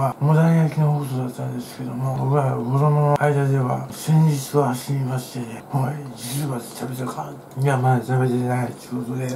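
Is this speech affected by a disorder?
Yes: tongue cancer, partial glossectomy.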